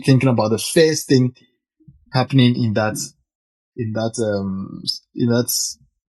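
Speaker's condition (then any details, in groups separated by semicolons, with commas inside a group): No condition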